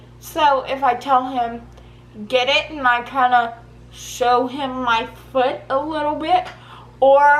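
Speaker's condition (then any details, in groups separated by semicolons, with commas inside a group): Cerebral palsy; poor head control, neck falls back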